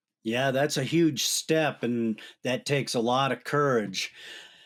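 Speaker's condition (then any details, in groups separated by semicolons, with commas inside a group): No condition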